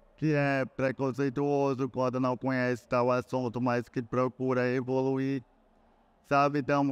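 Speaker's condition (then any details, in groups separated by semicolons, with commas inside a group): Cerebral palsy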